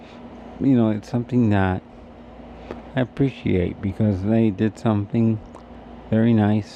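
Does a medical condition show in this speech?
Yes: cerebral palsy; difficulty eating.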